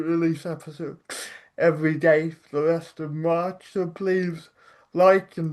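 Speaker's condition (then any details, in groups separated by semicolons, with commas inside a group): Cerebral palsy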